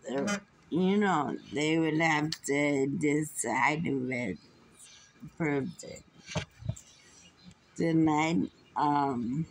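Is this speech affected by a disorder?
Yes: muscular dystrophy.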